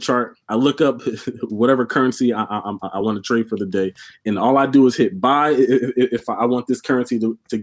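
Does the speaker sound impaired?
Yes: stuttering; stuttered all life since childhood; here repeated sounds, repeated words.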